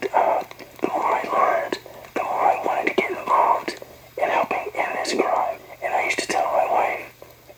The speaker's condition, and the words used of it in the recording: Parkinson's disease. So if I didn't have the amplifier on, you wouldn't be able to hear me at all.